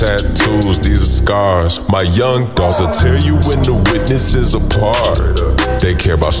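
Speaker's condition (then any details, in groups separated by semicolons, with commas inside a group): No condition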